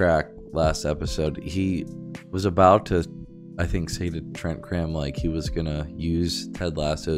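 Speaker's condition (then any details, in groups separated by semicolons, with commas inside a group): No condition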